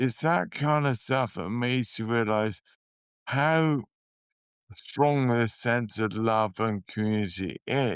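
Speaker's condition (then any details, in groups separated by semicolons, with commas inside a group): Motor neurone disease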